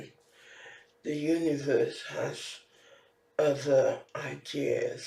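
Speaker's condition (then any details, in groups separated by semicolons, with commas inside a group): Facial palsy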